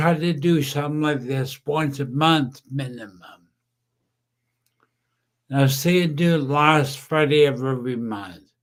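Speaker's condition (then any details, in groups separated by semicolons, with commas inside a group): Brain injury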